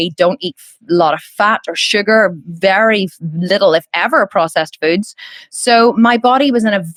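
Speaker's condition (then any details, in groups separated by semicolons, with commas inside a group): No condition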